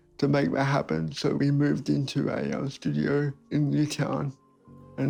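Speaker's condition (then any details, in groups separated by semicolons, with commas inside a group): Cerebral palsy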